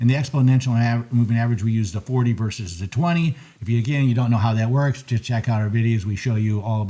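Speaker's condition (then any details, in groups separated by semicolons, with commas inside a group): No condition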